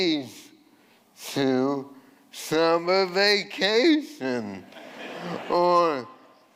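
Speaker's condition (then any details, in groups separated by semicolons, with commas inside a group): ALS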